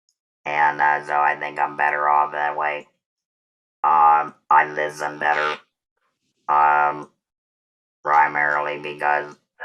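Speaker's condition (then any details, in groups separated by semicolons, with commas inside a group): Total laryngectomy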